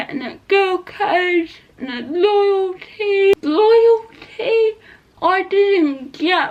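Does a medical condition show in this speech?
Yes: cerebral palsy; not quadriplegic.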